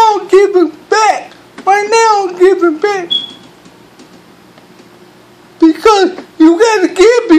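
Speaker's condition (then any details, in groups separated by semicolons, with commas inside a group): Cerebral palsy; speech hard to understand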